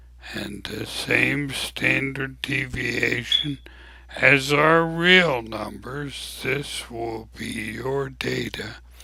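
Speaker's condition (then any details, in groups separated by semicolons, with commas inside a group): ALS; abnormally slow voice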